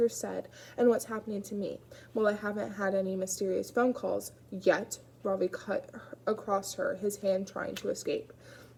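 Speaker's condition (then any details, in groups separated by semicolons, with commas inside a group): No condition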